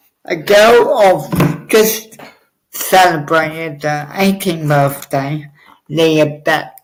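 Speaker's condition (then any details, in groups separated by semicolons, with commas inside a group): Cerebral palsy; wheelchair user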